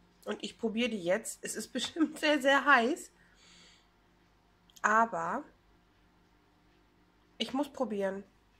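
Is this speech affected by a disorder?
No.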